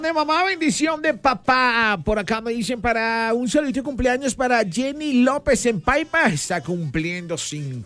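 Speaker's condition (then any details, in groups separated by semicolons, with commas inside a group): No condition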